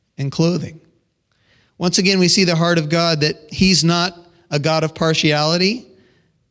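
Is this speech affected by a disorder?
No.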